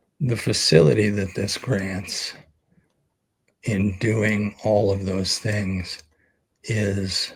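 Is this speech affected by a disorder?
Yes: ALS; expects to lose voice very soon.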